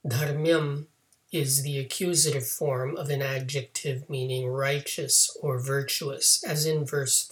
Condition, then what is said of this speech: None; typical speech.